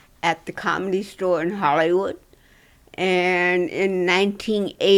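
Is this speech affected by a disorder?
Yes: cerebral palsy.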